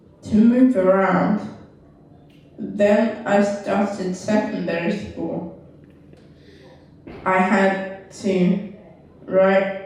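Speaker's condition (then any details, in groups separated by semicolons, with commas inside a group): Cerebral palsy; left side weaker; hand tires quickly, uses voice dictation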